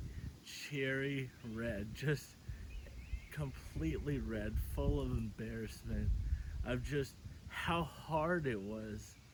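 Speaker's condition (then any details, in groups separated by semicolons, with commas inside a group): Cerebral palsy; since birth, affects balance, hand coordination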